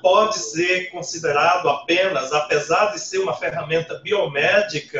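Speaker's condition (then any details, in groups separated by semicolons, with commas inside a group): No condition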